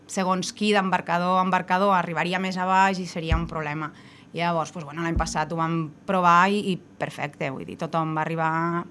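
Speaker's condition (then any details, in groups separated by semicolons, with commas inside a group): No condition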